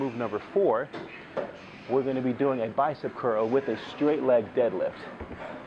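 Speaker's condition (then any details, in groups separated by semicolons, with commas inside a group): No condition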